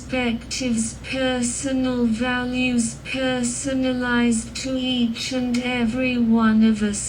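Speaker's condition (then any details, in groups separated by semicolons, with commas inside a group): Cerebral palsy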